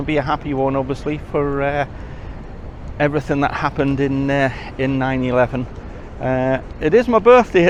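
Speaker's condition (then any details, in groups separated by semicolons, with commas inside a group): No condition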